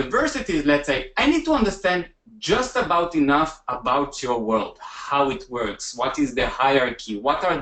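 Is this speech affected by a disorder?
No.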